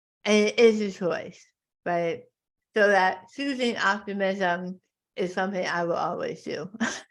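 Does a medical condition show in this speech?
Yes: tongue cancer; stage four tongue carcinoma.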